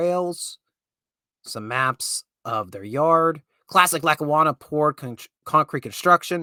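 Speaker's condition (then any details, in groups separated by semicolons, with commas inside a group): No condition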